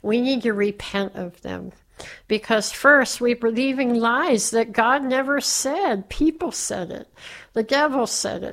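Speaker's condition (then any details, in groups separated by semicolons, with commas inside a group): Cleft palate; speech impediment while growing up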